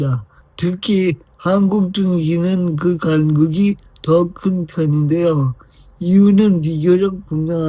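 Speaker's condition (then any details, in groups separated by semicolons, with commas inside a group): Brain lesion disability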